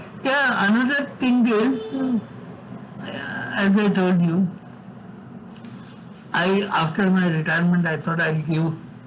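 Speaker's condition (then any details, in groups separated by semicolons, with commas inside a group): Severe cerebral palsy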